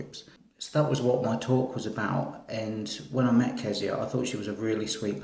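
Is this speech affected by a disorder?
No.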